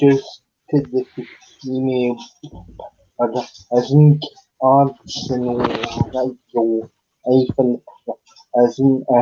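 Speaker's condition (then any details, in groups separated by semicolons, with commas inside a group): Cerebral palsy; unable to walk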